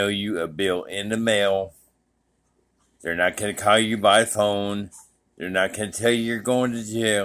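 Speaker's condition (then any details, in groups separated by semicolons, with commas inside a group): Traumatic brain injury; sounds drunk when speaking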